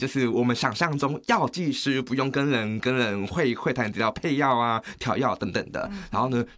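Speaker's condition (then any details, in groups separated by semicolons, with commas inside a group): Hearing impairment, acquired, progressive; gradually worsening hearing loss; slight accent, taken for ABC, Southeast Asian or overseas Chinese, word order and naturalness normal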